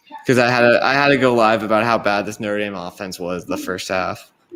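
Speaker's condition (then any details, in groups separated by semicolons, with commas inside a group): No condition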